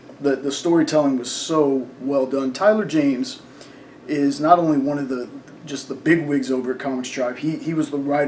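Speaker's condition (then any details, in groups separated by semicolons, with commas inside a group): No condition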